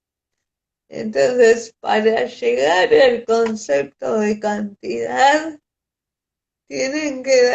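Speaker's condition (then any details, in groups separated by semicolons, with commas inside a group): Cerebral palsy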